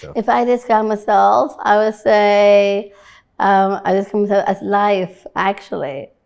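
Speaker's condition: Down syndrome

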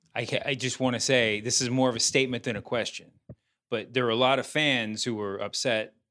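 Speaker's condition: No condition

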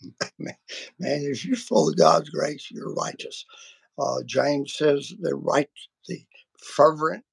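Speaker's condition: Vocal cord surgery; including laser treatment

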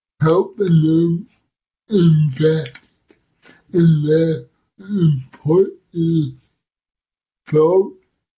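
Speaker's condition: Cerebral palsy; speech described as hard to understand

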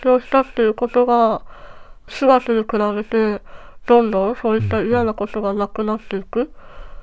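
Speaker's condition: Treacher Collins syndrome, cleft palate; may be hard to understand due to cleft palate

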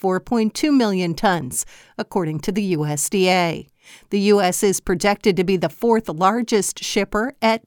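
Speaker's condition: No condition

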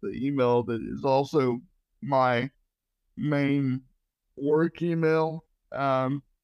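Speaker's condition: Cerebral palsy

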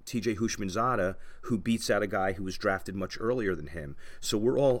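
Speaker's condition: No condition

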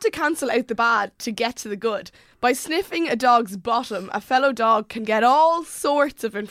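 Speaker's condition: No condition

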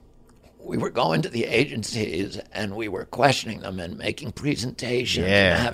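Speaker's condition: Spasmodic dystonia; voice affected

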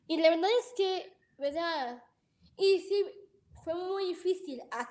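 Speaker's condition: Down syndrome; present from birth, heart surgery

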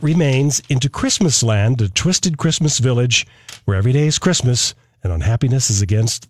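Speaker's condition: No condition

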